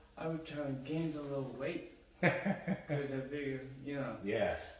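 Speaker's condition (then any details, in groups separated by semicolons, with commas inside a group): Cerebral palsy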